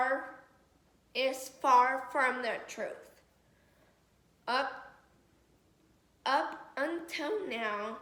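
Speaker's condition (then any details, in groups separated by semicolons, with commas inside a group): Cerebral palsy; affects muscles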